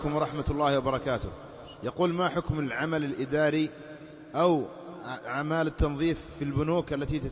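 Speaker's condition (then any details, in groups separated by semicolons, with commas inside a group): No condition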